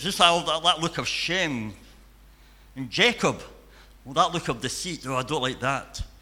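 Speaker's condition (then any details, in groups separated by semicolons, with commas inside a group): Cleft palate and cleft lip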